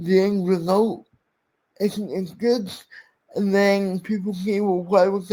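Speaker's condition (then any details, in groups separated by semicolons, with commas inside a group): Cerebral palsy; speech impairment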